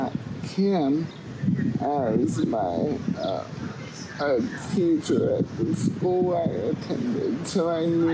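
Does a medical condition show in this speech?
Yes: cerebral palsy; cannot walk unaided.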